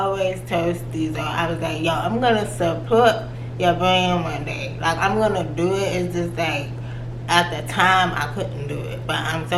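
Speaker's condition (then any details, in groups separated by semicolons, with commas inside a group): Cerebral palsy; from birth, left leg affected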